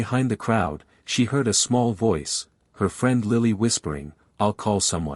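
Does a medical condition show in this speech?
No.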